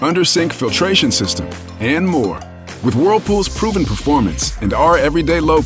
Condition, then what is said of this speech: None; typical speech.